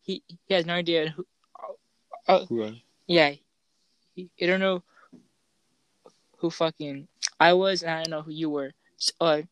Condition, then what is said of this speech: Stuttering. I actually can make fun of people who have a stutter because I also have it.